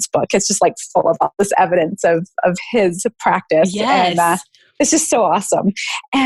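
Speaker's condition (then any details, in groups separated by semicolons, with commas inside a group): No condition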